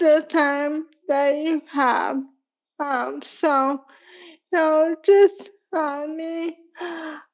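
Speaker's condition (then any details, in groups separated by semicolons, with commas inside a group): ALS; sporadic form, onset in pinky finger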